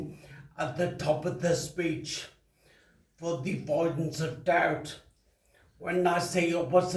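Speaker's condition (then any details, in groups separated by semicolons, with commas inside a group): Traumatic brain injury; 21 years since injury, right hand control improved, some spilling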